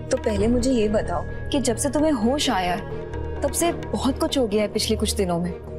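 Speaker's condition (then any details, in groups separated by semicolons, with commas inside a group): No condition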